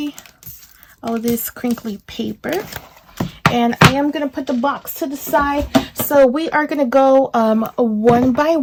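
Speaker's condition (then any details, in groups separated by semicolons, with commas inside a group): No condition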